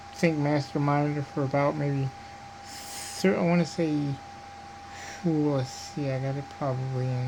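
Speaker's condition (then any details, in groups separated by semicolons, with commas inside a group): Cerebral palsy; diplegia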